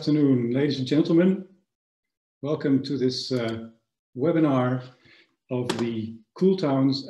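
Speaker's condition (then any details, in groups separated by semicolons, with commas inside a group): No condition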